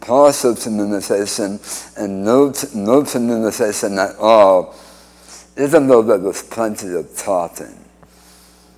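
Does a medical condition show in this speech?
Yes: speech impediment after cancer surgery; incurable recurrent cancer in mouth floor and tongue, chemotherapy, radiation, failed immunotherapy at Dana-Farber, antibody drug.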